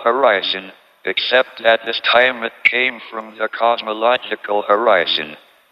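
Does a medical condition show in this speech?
Yes: ALS, tracheotomy, through a speech-generating device; tracheotomy after critical pneumonia during CERN visit, computerized speech synthesizer; speaks only through computerized speech synthesizer with American voice; lost voice due to tracheotomy, robotic American-accented synthesized voice, earlier natural speech deteriorated.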